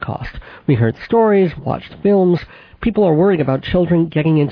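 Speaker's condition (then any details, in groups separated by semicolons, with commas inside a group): Cleft palate with lisp; could not nurse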